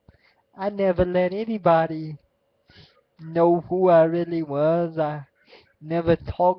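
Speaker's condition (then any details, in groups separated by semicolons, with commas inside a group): Cerebral palsy, quadriplegic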